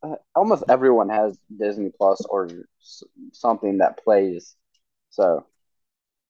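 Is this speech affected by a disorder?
Yes: stutter; lifelong stutter, speech impediment since first playing games as a child; says words wrong on purpose to avoid stuttering, e.g. knuckles, feels stuck in a loop when stuttering; here repeated sounds, prolonged sounds.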